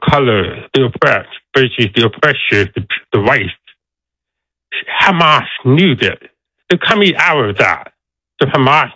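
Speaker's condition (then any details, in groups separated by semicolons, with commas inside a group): Deafness; deaf accent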